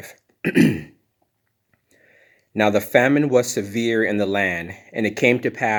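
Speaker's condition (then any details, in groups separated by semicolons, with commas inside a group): No condition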